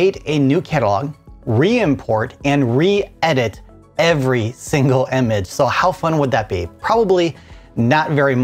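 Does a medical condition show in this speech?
No.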